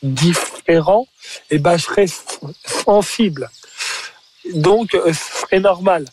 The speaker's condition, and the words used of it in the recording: Stuttering. Oui, j'ai bafouillé. C'est pas grave.